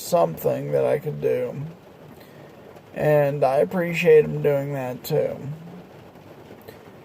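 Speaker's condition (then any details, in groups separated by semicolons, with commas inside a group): Multiple sclerosis, progressive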